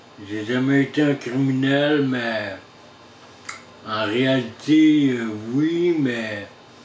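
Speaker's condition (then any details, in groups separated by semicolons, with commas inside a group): Traumatic brain injury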